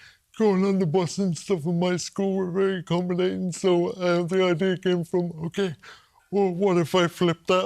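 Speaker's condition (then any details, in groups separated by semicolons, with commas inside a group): Cerebral palsy; quadriplegic cerebral palsy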